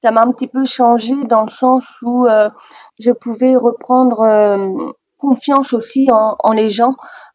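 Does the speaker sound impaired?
Yes: deafness, severe; deaf since childhood, diagnosed age four, hearing aids since four, from extreme prematurity, neonatal resuscitation; oralist, uses some sign language.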